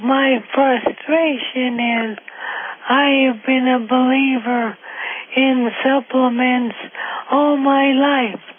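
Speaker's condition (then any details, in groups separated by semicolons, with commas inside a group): ALS; amyotrophic lateral sclerosis, onset about age 61, symptoms about 18 months before diagnosis; recently diagnosed, age 63, about 100 pounds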